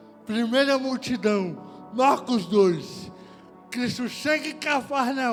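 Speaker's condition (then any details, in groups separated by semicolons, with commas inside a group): Cerebral palsy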